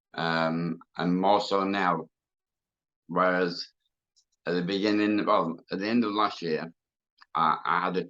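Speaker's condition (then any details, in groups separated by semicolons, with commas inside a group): Mouth cancer; tumour under tongue base, bilateral neck node spread; cancer free, chemotherapy, 35 radiotherapy sessions, stage four at diagnosis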